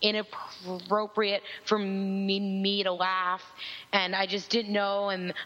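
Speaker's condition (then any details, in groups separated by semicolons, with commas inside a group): Stuttering; stutters at times, speech noticed and mocked by others, discloses stuttering openly, including to clients; repeated sounds, prolonged sounds, blocks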